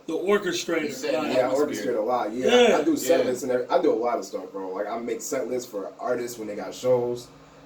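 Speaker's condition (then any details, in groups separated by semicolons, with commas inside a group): No condition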